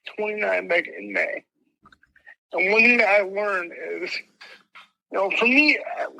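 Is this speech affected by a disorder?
Yes: mild cerebral palsy; speech impediment.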